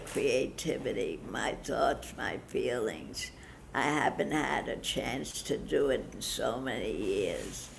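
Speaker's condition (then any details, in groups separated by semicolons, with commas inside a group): Parkinson's disease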